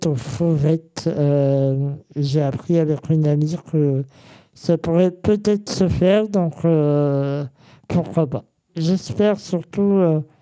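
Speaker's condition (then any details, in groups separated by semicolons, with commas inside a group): Congenital muscular dystrophy; present from birth, genetic protein-related cause, muscles stayed thinner and weaker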